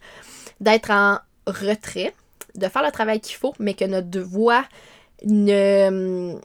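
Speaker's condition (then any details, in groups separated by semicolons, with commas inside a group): Stuttering; meditation practice for some years, found helpful; prolonged sounds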